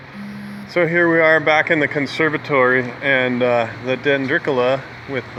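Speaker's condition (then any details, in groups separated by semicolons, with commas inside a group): No condition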